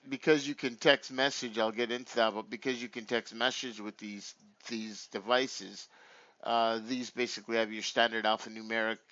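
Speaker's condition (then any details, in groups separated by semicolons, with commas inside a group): No condition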